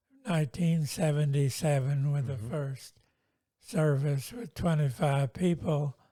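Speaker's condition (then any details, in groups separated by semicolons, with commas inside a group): Multiple sclerosis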